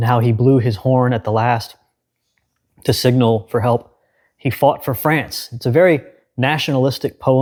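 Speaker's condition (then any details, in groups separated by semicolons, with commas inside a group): No condition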